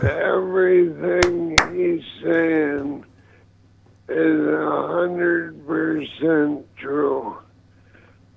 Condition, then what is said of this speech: ALS (motor neuron disease). And it's just good that you're able to talk to me now and speak the way you are.